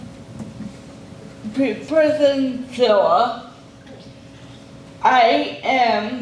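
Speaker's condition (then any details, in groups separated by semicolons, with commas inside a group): Cerebral palsy; very involved case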